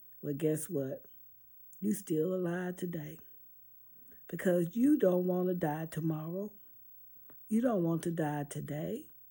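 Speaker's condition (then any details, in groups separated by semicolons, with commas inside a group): No condition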